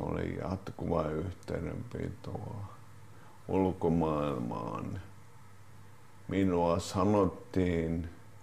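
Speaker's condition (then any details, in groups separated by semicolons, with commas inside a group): Multiple sclerosis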